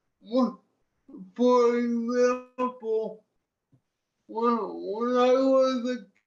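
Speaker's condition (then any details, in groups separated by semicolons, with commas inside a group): Cerebral palsy; limited use of the hands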